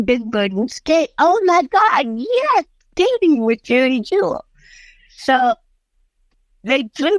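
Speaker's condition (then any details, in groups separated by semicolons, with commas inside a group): Cerebral palsy; since early childhood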